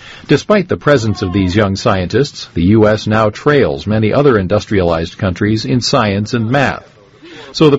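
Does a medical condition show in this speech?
No.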